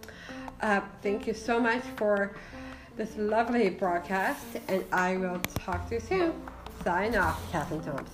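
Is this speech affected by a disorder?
Yes: Down syndrome.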